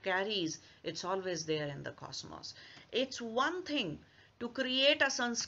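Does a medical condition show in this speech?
No.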